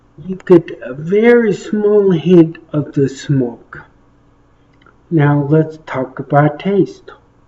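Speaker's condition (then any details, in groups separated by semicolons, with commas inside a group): Traumatic brain injury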